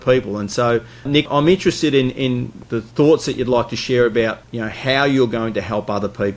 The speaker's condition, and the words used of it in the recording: No condition.